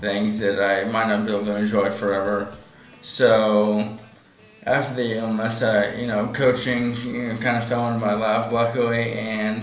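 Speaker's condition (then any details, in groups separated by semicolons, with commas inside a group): ALS; finger dexterity loss onset; very slow progression, onset 1-2 years before diagnosis, still walking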